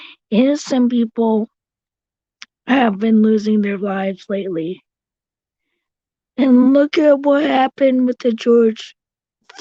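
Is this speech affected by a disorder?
Yes: cerebral palsy; since birth.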